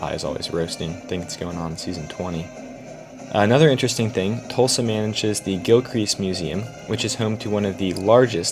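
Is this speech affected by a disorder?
No.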